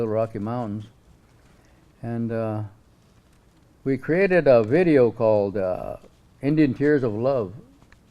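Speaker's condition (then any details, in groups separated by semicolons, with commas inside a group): No condition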